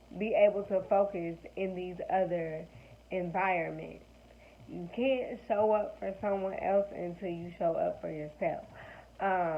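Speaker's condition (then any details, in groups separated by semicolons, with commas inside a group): Cerebral palsy, spastic; now talking and breathing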